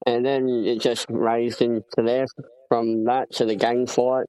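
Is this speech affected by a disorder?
Yes: cleft palate; congenital, upper lip joined to nose at birth, required a lot of care.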